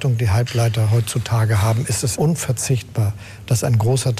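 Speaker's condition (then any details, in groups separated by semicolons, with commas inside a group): No condition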